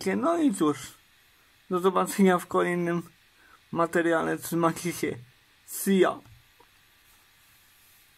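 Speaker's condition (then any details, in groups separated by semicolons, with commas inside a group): Cerebral palsy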